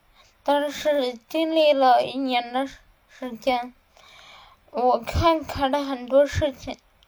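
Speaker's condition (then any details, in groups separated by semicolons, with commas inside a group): Cerebellar atrophy, hereditary; familial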